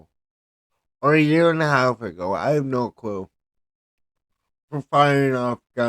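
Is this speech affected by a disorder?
Yes: cerebral palsy.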